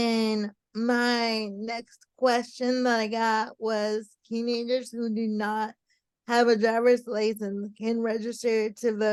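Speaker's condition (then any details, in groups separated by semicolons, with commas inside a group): Cerebral palsy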